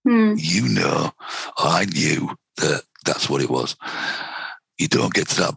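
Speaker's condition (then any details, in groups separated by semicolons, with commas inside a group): Vocal cord cancer, head and neck cancer, right vocal cord; 50 mm tumour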